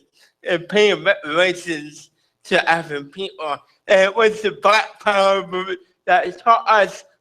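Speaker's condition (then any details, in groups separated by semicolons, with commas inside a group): Cerebral palsy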